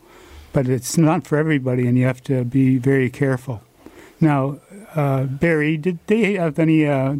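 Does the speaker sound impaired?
Yes: Parkinson's disease; deep brain stimulation surgery, constant shaking before surgery; about 15 years since diagnosis, treatments at Toronto Western Hospital, Dr. Lang, Dr. Fasano, shaking stopped.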